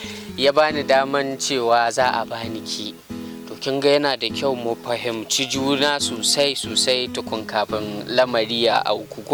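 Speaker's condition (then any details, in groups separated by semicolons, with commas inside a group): No condition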